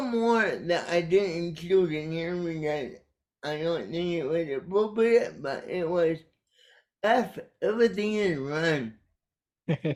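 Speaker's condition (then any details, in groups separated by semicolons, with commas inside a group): Cerebral palsy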